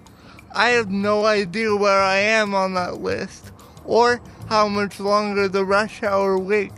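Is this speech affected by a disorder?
Yes: cerebral palsy; power wheelchair user, personal support worker 6 hours weekly, mother toilets, washes, cooks, dresses, drives; needs daily personal support, help getting up every morning.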